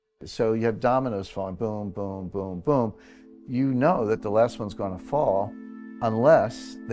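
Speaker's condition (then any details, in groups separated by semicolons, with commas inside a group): No condition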